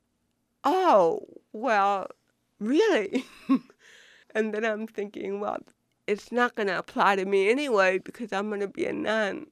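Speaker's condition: Cerebral palsy; hearing impaired

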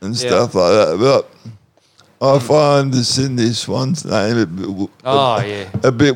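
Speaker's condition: Cerebral palsy; once cold stays cold

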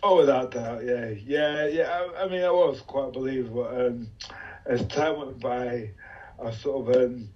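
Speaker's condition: Motor neuron disease; respiratory and long-term ventilation teams at Preston

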